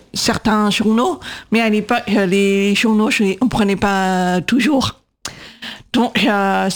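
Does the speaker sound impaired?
Yes: congenital deafness, profound sensorineural deafness, cytomegalovirus; diagnosed around 18 months, severe, dropped at 8, left 120 db, right 90 db; cochlear implants left at 8.5, right at 20-22, processors above ears, lip reading, noise hard; 20 years speech therapy, initially three times weekly, learned speaking and voice control, AI misrecognizes speech.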